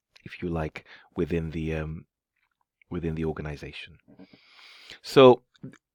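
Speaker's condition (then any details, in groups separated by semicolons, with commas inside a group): No condition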